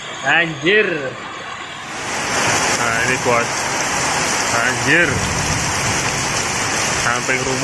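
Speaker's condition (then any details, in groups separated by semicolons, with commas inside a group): No condition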